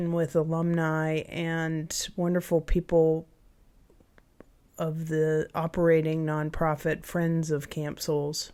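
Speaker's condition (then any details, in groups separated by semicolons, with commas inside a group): No condition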